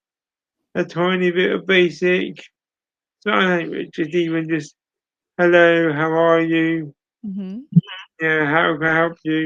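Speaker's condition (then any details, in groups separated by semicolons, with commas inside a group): Cerebral palsy; speech impairment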